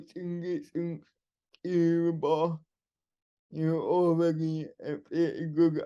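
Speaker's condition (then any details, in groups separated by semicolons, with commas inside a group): Cerebral palsy; wheelchair user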